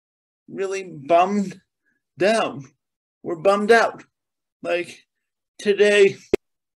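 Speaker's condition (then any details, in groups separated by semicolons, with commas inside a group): Cerebral palsy; mainly lower limbs affected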